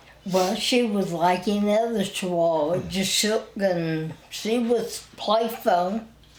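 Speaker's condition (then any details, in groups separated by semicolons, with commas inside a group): Spinal ataxia; wheelchair user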